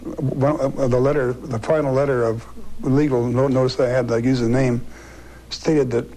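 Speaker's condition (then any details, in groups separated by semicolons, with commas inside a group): Stuttering; lifelong stuttering; no stutter when singing or speaking to a meter, stutters when speaking freely; repeated sounds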